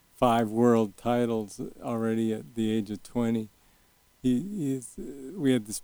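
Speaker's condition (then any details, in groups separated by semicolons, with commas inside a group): Early onset Parkinson's, young onset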